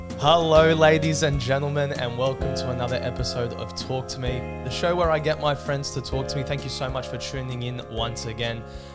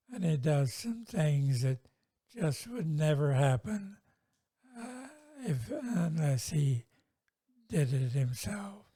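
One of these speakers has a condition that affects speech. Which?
The second: multiple sclerosis; progression stopped, 91 years old.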